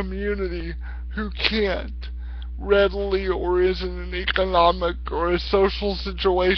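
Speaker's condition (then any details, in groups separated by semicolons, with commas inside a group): Cerebral palsy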